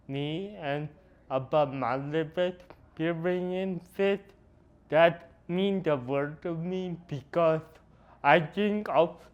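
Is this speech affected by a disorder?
Yes: cerebral palsy; noticeably atypical speech.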